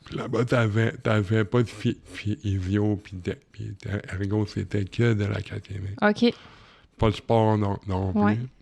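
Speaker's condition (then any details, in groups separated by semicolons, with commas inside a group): Cerebral palsy; from birth, oxygen lack, legs weak, learning difficulties; physiotherapy and occupational therapy; possibly unclear speech but understandable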